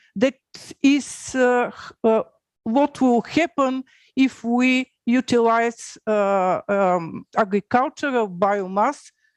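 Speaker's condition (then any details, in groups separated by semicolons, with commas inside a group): No condition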